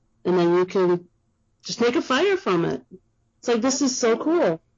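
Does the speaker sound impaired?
No.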